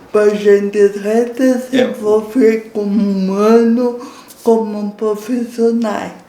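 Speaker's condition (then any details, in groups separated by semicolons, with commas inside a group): Cerebral palsy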